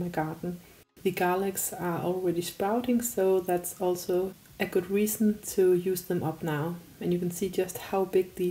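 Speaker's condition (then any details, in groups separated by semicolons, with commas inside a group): No condition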